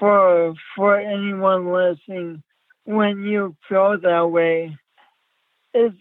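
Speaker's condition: Speech impediment; since childhood, uncoordinated with poor balance as child, physical and occupational therapy in childhood; repeating words over and over, impediment never went away

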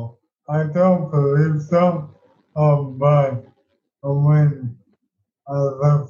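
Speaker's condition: ALS

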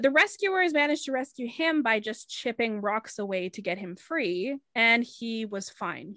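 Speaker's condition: No condition

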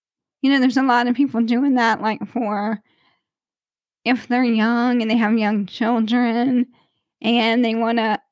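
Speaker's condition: ALS; onset at age 37, 16 years since diagnosis, surpassed 2 to 5 year prognosis; voice affected when tired or talking too much, voice banked years ago for computer

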